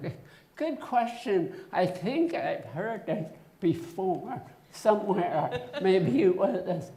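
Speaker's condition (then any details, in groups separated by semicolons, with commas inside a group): Essential tremor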